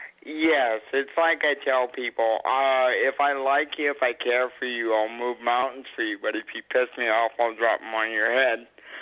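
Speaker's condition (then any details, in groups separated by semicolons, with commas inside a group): Cerebral palsy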